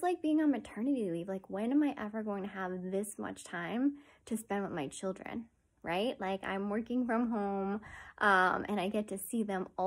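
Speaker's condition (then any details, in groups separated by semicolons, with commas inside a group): No condition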